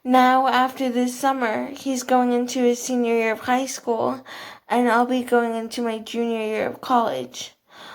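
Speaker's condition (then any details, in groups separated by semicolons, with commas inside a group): Cerebral palsy, athetoid; quadriplegia, all four limbs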